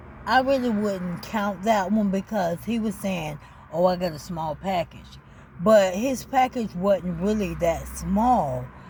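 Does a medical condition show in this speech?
Yes: ALS.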